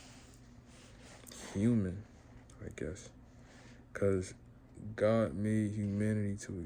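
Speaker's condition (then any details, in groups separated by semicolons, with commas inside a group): No condition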